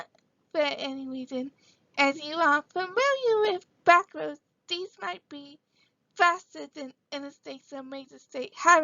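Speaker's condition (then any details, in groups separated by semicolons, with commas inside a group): Cerebral palsy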